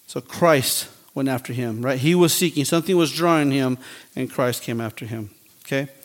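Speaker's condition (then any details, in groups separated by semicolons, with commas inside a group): No condition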